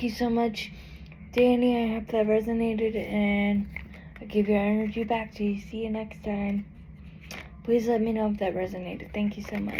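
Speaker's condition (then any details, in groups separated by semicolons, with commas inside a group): Cerebral palsy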